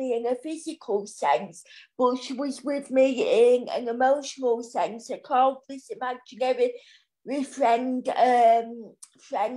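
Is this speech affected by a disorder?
Yes: cerebral palsy.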